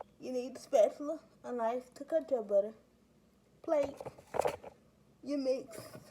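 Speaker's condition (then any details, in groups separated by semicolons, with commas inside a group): Cerebral palsy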